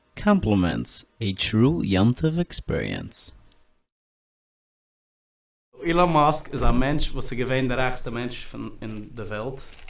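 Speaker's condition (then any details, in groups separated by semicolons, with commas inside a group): No condition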